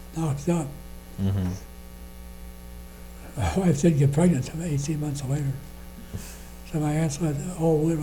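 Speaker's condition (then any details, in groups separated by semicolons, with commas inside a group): Parkinson's disease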